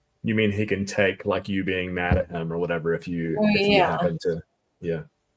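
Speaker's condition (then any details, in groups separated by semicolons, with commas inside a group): No condition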